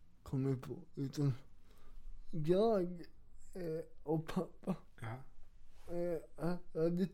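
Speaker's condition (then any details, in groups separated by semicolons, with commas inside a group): Cerebral palsy; has two wheelchairs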